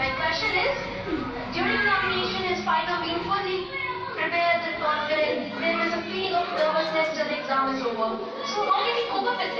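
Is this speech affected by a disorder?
No.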